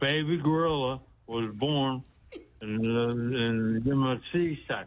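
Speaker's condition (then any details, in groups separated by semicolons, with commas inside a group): Speech impediment after head injury; cause unclear, past stabbing by girlfriend and ashtray blow to head said not to be cause; delivering news on air by phone, asked to get closer to microphone; rapid fire excited delivery, trouble getting words out, cognition said intact, word repetitions, hard to follow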